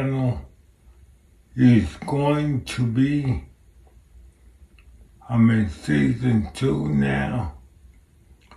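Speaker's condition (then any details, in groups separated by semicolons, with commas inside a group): Multiple sclerosis; sometimes affects talking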